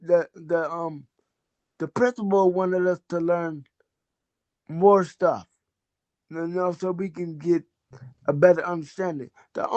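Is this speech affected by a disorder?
Yes: cerebral palsy.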